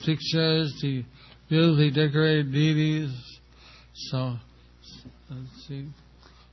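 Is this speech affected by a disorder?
Yes: stroke with facial paralysis; about a year since stroke, half of face still paralyzed.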